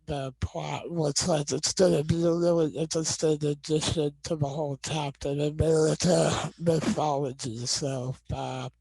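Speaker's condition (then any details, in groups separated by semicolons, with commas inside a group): Non-progressive muscular dystrophy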